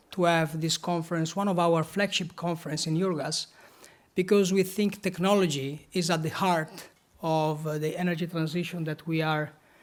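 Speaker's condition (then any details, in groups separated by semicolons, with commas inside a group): No condition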